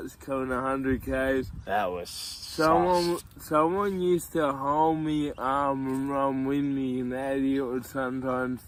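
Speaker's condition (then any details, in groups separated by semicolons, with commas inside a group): Cerebral palsy; from birth, tight muscles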